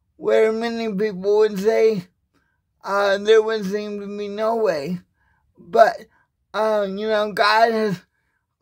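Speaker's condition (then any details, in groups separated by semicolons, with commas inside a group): Cerebral palsy, spastic, mild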